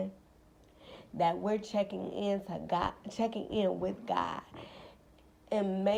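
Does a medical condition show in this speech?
Yes: cerebral palsy, spastic.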